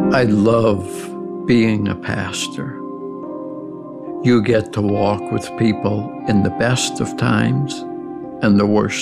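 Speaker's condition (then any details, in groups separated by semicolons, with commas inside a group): ALS; beyond 11 years now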